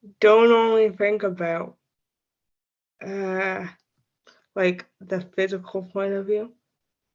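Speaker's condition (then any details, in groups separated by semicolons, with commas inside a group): Cerebral palsy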